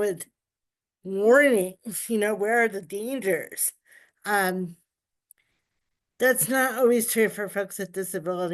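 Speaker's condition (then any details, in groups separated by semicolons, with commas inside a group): Cerebral palsy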